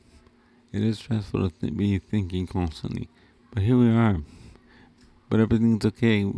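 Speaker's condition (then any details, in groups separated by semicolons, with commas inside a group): Cerebral palsy; wheelchair user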